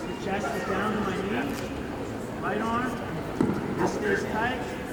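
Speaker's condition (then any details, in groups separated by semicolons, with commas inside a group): No condition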